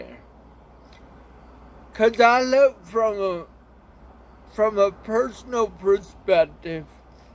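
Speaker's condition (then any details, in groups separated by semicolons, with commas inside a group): Cerebral palsy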